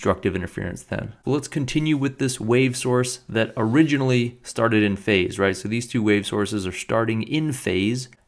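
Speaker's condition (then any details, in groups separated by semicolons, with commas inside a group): No condition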